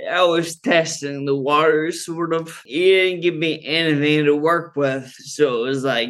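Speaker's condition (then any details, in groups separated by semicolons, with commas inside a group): Friedreich's ataxia; genetic neuromuscular condition from birth, normal childhood, slowly worsening, diagnosed sophomore year of college; progressive, cannabis strain with doctor's guidance for neuropathic pain, muscle relaxing, sleep, ataxia worse when tired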